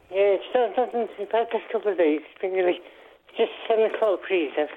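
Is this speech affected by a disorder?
Yes: Parkinson's.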